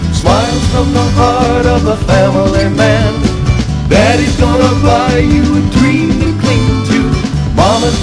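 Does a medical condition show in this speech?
No.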